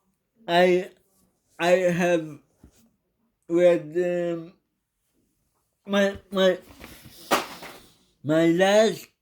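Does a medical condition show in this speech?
Yes: cerebral palsy.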